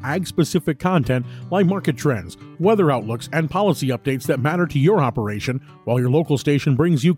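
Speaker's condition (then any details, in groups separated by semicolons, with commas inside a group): No condition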